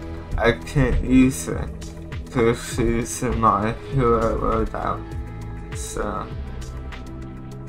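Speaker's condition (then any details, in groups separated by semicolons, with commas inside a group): Cerebral palsy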